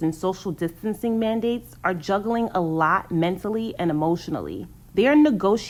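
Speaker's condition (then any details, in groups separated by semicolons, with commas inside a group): No condition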